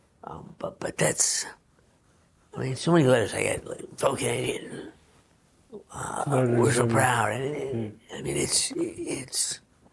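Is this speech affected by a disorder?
Yes: Parkinson's disease; onset involuntary pinky movement; about 30 years since diagnosis, worsening, shaking, cannot sprint, physiotherapy; quiet speech, listeners lean in.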